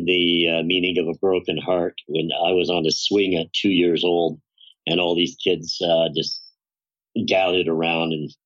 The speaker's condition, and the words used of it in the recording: Cleft palate. So I'm facially disfigured. I'm vocally distorted.